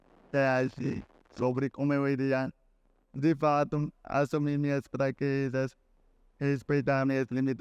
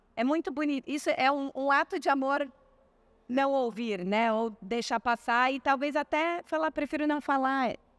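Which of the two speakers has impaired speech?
The first: cerebral palsy; meningitis at age three; relearned talking after onset.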